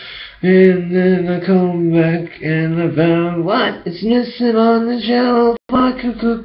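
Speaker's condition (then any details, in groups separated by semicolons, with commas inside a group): Brain injury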